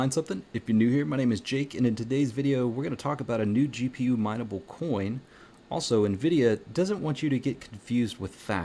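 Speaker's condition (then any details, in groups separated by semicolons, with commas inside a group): No condition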